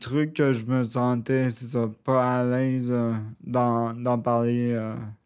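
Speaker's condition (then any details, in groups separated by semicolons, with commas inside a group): Cerebral palsy, near quadriplegia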